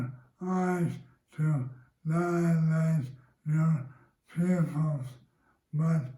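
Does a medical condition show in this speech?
Yes: ALS; excess saliva, pauses, slower less clear speech, can swallow.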